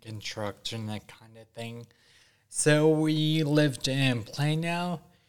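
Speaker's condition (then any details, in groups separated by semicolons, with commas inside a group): Ataxia after strokes, mild; ataxia with uncoordinated movements and weakness after four strokes, nine brain surgeries, formerly walker and cane; about seven years since strokes, much recovered, more independent, no longer hunched over walker; initially nonverbal, knew only ASL alphabet, improvised signs, now slight speech impediment, not really bad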